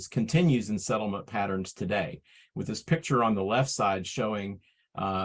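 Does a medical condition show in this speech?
No.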